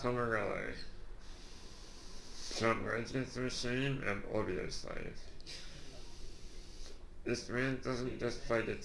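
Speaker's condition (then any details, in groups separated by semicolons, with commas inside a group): Duchenne muscular dystrophy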